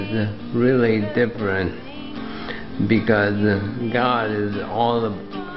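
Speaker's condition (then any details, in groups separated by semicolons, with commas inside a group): ALS; affects speech and breathing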